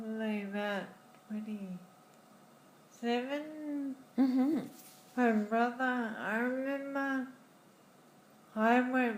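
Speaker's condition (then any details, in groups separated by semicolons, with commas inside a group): Friedreich's ataxia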